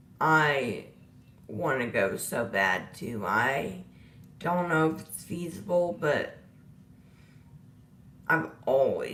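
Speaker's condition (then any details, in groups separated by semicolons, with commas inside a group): Disability causing slurred speech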